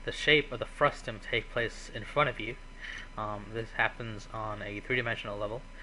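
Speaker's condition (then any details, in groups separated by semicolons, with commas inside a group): No condition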